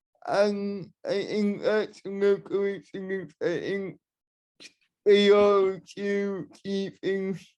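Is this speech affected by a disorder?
Yes: cerebral palsy, spastic and dyskinetic.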